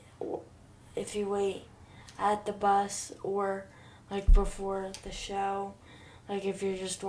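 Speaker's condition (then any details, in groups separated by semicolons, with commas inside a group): Cerebral palsy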